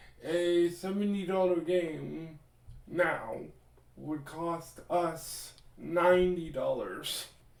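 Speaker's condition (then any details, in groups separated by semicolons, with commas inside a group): Cerebral palsy; limbs affected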